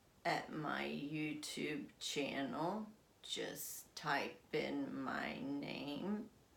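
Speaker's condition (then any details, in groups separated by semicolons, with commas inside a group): Essential tremor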